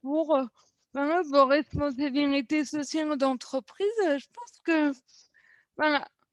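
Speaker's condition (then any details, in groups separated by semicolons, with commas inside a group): Cerebral palsy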